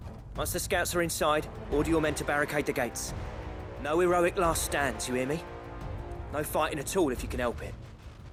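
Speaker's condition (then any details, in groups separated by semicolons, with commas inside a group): No condition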